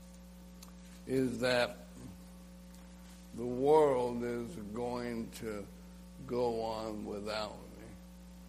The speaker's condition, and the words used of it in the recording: ALS (motor neuron disease). You can hear my, that takes muscle to talk.